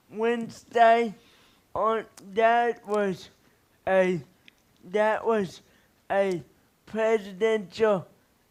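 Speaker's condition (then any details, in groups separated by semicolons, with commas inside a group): Cerebral palsy; speech slightly improved recently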